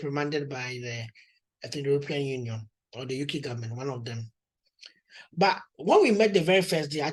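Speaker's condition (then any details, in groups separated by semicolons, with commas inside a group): No condition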